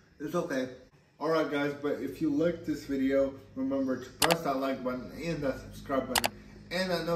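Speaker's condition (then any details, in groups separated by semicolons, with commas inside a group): Cerebral palsy; uses wheelchair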